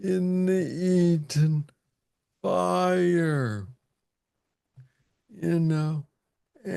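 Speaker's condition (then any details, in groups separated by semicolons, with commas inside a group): Parkinson's disease; young onset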